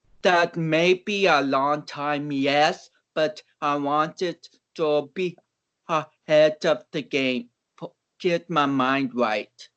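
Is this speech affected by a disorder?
Yes: cerebral palsy; oxygen loss at birth, affects speech, walking, balance.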